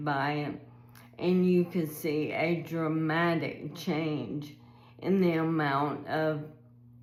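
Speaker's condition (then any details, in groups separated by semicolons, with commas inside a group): ALS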